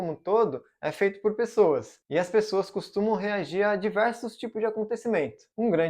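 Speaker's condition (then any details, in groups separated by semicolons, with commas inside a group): No condition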